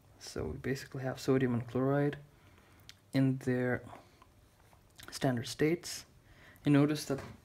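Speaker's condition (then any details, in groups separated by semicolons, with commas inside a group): No condition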